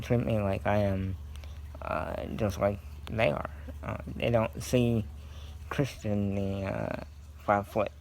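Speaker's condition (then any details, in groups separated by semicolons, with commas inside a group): Cerebral palsy; scoliosis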